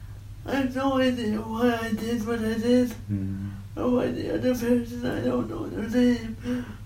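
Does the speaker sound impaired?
Yes: cerebral palsy; lifelong, grew up in residential setting with other disabled children, uses wheelchair; voice sounds a bit off-center.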